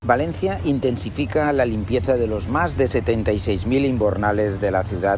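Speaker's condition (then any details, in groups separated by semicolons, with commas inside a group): No condition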